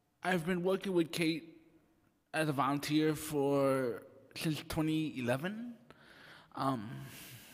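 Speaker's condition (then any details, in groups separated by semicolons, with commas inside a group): Cerebral palsy; very mild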